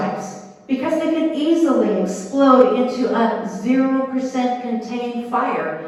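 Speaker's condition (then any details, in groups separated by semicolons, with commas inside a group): No condition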